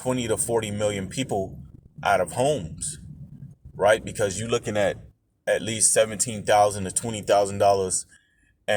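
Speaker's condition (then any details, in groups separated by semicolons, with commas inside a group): No condition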